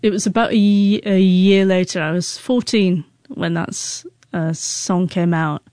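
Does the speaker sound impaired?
Yes: stutter; covert stutter, childhood onset noticed early by mother, fluency-focused speech therapy in 1990s when older; mild, not very noticeable, hidden through avoidance strategies; swaps words, picks easier words, avoids speaking, rarely stutters openly; here repeated sounds, prolonged sounds.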